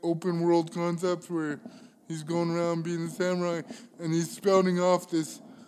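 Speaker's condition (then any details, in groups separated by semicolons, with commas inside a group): Cerebral palsy; poor typing ability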